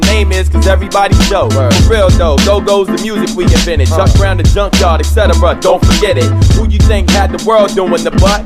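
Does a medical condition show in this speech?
No.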